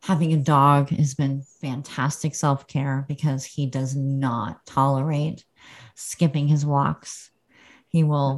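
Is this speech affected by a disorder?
Yes: cleft lip and palate; congenital, present from birth, could not be breastfed as infant; adult.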